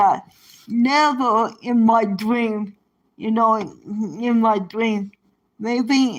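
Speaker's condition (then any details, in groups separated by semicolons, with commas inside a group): Cerebral palsy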